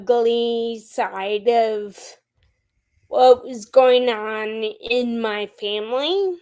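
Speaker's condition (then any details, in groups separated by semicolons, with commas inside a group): Friedreich's ataxia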